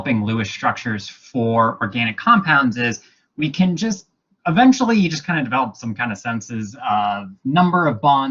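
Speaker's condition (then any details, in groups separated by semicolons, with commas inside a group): No condition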